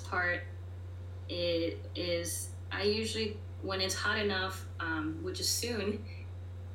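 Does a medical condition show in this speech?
Yes: stuttering; moments of stuttering expected, offers to repeat things if needed; here repeated sounds.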